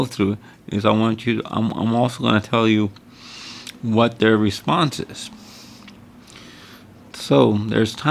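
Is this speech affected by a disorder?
Yes: cerebral palsy; wheelchair user.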